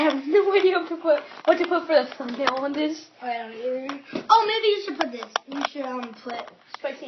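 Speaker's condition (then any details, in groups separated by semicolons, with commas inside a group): No condition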